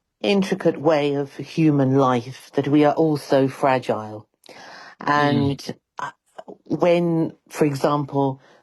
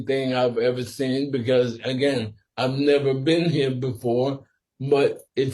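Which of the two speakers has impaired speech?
The second: sporadic ALS; swallowing and breathing tested; must speak slower and carefully.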